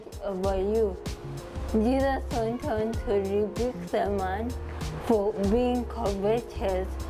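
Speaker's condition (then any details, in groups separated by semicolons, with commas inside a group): Cerebral palsy; from birth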